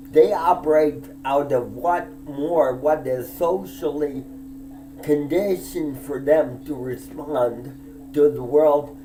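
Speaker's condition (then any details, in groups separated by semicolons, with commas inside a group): Disability with speech impediment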